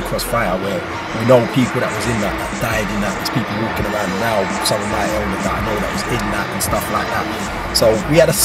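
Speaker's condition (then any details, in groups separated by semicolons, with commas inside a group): No condition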